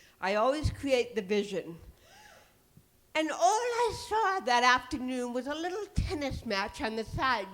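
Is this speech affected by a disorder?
Yes: cerebral palsy; titanium neck.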